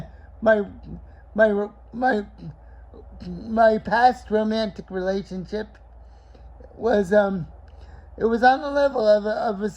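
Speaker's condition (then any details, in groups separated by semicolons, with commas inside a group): Cerebral palsy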